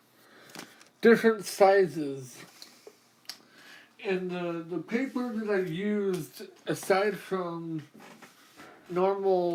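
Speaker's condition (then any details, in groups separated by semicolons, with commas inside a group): Mobius syndrome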